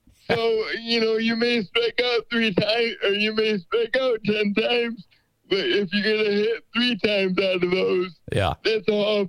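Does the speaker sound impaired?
Yes: cerebral palsy; uses wheelchair, limited wheelchair mobility.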